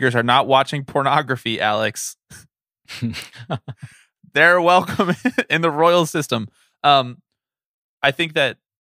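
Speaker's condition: No condition

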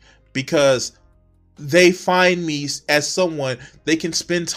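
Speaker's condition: No condition

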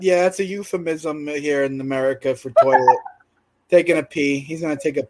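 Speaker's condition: No condition

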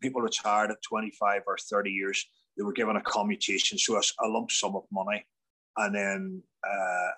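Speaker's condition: No condition

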